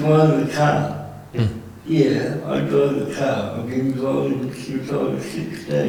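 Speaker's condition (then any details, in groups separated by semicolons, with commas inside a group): Cerebral palsy; present since birth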